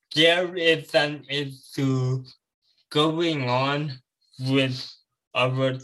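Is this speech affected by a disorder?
Yes: cerebral palsy.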